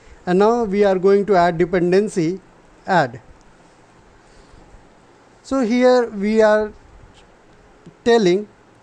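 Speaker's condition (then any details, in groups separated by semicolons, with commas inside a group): No condition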